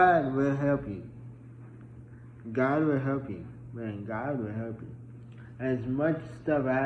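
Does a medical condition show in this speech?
Yes: traumatic brain injury.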